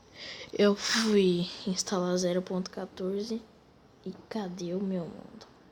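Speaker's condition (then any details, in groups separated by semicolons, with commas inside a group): No condition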